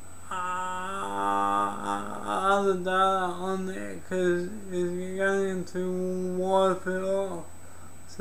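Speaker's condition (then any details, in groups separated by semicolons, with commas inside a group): Cerebral palsy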